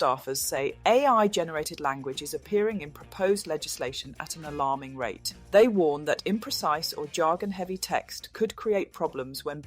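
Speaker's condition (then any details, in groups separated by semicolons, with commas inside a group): No condition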